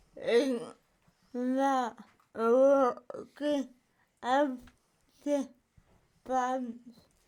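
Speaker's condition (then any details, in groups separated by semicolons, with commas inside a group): Cerebral palsy; from birth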